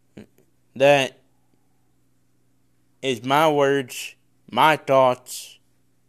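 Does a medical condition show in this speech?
Yes: cerebral palsy; congenital cerebral palsy.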